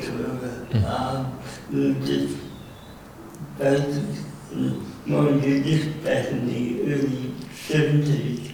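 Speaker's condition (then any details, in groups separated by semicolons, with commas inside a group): Cerebral palsy; present since birth; nearly six decades, recent operations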